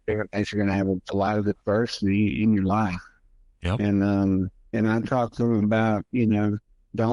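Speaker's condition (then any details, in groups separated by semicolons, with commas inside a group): Multiple sclerosis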